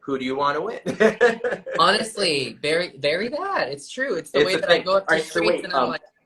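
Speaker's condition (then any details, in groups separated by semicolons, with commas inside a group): No condition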